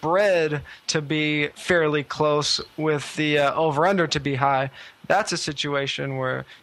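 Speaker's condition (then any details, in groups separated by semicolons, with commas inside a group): No condition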